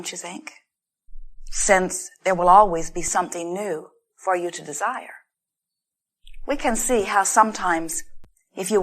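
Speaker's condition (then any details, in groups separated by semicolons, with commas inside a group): No condition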